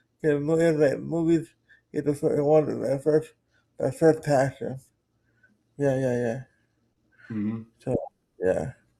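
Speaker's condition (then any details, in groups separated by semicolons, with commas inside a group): Cerebral palsy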